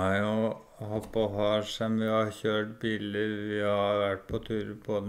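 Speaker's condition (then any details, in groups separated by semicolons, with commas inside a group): ALS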